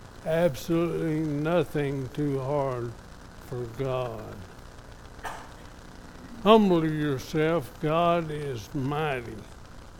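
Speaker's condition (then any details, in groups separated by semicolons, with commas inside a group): ALS; somewhat affected, evident today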